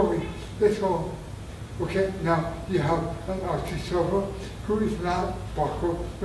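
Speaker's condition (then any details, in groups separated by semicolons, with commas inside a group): Traumatic brain injury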